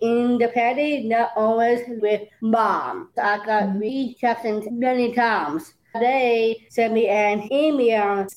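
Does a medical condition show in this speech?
Yes: Down syndrome; Down syndrome since birth; early 30s.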